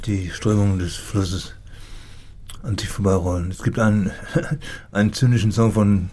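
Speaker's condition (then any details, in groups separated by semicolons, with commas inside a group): Parkinson's disease; unusual posture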